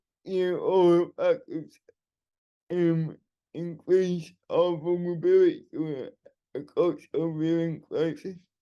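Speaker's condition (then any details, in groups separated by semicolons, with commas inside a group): Cerebral palsy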